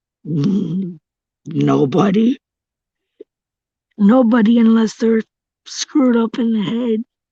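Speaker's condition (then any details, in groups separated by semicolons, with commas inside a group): Cerebral palsy; tracheotomy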